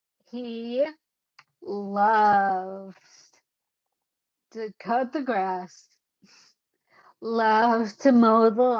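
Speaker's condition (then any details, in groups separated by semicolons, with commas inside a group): Cerebellar ataxia; caused by brain bleed, unsteady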